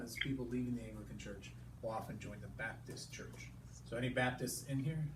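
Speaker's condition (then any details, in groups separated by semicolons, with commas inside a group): No condition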